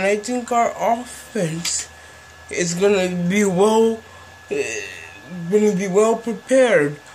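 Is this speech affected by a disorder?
Yes: cerebral palsy.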